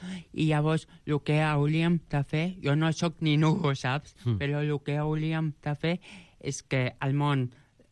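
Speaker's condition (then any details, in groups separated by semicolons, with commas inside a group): Joubert syndrome; age 29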